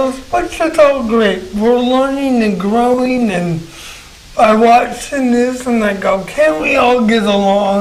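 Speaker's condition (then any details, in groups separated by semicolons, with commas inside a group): Cerebral palsy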